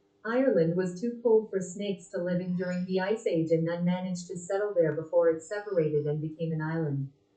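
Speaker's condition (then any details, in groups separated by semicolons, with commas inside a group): No condition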